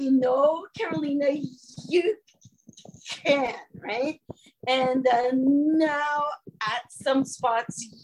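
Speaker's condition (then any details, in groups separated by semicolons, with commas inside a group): Stuttering; attended a speech course; prolonged sounds, blocks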